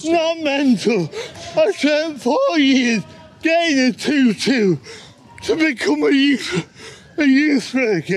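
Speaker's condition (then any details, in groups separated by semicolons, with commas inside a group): Cerebral palsy; from birth; age 43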